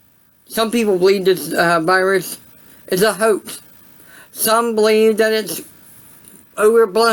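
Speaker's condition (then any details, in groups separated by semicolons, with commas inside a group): Cerebral palsy; voice sound affected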